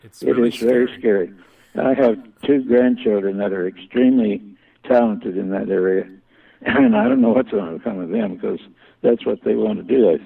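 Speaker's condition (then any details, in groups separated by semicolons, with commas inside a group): Parkinson's; symptoms began about 20 years ago, slowly progressive; hand shakes, vision affected, can barely use brushes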